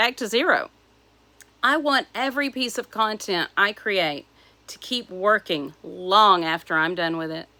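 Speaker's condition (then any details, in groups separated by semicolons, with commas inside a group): No condition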